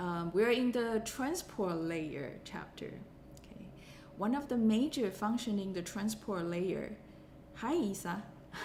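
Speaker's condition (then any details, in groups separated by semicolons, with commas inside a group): No condition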